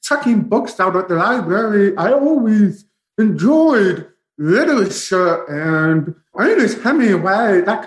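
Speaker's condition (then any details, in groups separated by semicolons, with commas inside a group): Profound deafness, bilateral, from spinal meningitis; big headphones, slight residual hearing when loud, closed captioning, cannot hear words spoken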